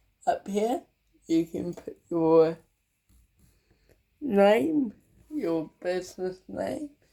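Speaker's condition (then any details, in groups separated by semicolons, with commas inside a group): Cerebral palsy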